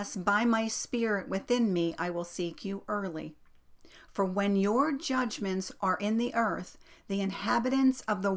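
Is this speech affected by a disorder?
No.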